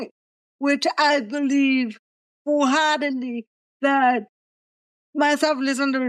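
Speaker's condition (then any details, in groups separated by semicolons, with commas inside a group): Cerebral palsy; present from birth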